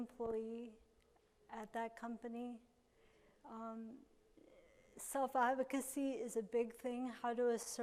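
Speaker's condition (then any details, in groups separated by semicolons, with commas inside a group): Cerebral palsy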